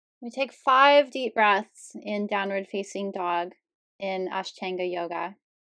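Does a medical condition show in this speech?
No.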